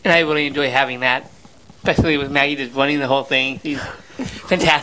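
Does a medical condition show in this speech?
Yes: Down syndrome; 32 years old.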